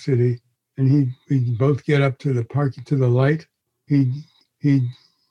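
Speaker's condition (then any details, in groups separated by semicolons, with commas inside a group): Parkinson's disease; chief symptom torpor, sluggishness, lethargy rather than shakes, exhaustion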